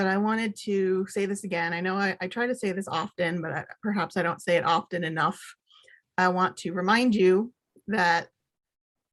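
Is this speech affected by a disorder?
No.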